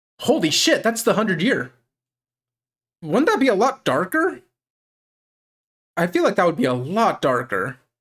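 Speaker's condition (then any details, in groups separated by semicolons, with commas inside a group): No condition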